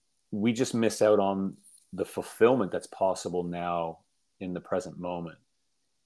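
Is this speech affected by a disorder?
No.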